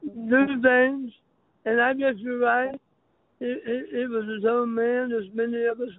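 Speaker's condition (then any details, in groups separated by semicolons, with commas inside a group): Throat cancer; sometimes chokes up while speaking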